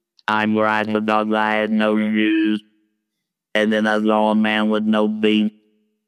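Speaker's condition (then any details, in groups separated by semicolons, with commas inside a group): Laryngectomy, total laryngectomy with electrolarynx; no current signs of cancer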